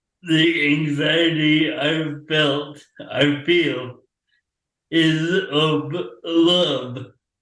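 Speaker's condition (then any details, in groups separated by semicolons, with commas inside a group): Traumatic brain injury; caused by accident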